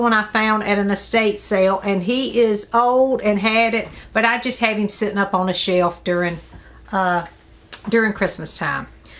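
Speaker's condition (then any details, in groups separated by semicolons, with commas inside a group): No condition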